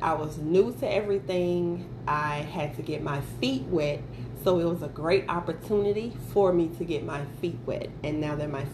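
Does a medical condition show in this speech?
No.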